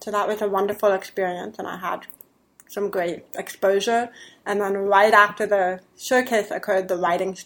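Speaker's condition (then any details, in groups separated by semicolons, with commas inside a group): Deafness; hears men's voices better than women's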